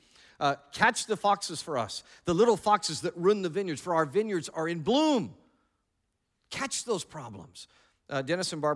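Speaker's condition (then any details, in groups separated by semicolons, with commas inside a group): No condition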